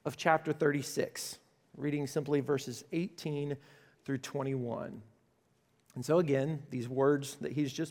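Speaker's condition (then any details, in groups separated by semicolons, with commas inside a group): No condition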